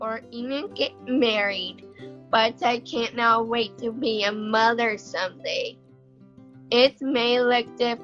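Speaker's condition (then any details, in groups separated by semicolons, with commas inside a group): Cerebral palsy; affects muscles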